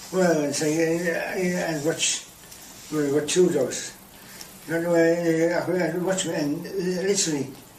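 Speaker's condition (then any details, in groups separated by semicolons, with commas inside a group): Parkinson's; hallucinations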